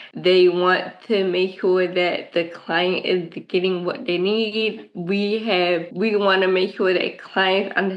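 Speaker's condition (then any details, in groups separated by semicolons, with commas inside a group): Cerebral palsy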